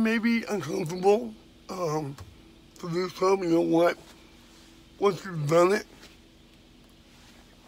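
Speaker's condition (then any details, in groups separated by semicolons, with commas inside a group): Dystonia; very bad day, frequent bad days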